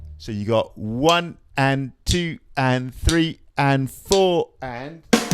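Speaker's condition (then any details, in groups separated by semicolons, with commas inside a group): No condition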